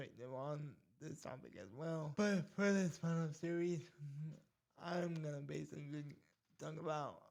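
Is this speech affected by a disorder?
Yes: cerebral palsy.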